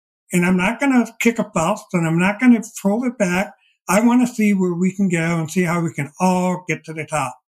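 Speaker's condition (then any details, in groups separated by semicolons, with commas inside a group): Deafblindness; progressive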